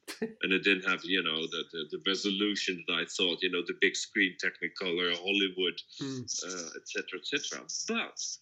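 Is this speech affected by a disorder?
No.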